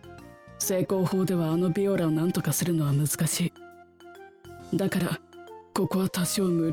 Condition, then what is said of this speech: No condition.